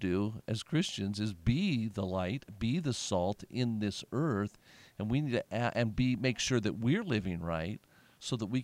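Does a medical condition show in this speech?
No.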